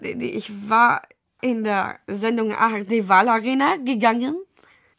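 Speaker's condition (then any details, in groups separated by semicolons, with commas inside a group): Down syndrome; present from birth, wears pacemaker, limits sport and rides; adult, age 20, cannot understand all difficult-language texts, needs easy-language translator; cannot speak freely very well, read prepared question aloud at wahlkampfarena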